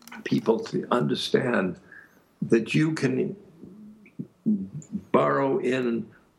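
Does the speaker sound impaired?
Yes: aphasia; aphasia after stroke; speech still stops at times; and things like that.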